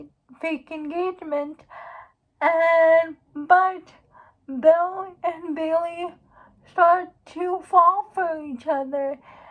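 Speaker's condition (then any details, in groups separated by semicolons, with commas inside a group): Cerebral palsy; uses wheelchair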